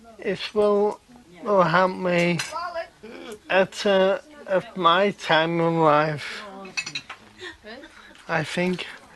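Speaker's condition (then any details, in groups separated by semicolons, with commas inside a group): Friedreich's ataxia; progressive, nervous system affected; cannot walk, about 30 years since onset; difficulty speaking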